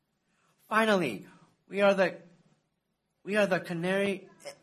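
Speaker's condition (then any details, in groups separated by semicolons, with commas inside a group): Down syndrome; intellectual disability, processes information more slowly; recorded testimony to Congress, played as soundbite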